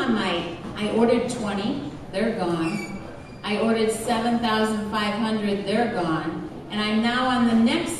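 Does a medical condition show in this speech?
No.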